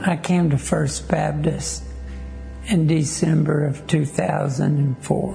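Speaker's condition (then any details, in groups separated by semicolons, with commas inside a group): ALS; wheelchair user; diagnosed 5 years ago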